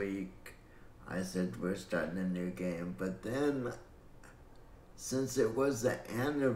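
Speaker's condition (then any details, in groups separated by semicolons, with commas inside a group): Cerebral palsy; breathing fine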